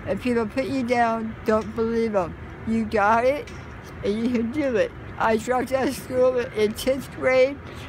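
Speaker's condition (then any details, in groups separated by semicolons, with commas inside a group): Muscular dystrophy; since birth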